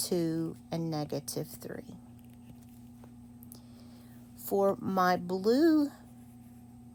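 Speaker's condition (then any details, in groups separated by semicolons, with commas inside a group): No condition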